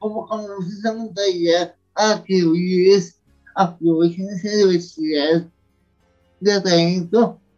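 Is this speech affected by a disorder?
Yes: cerebral palsy; near death as newborn.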